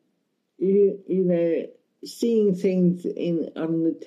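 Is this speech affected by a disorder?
Yes: cerebral palsy; mild, affects balance and hand control, walks, wheelchair after long flights, breathless rushing off planes; speech affected a bit.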